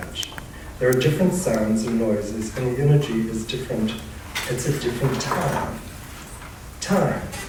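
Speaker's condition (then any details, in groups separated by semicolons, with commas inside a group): No condition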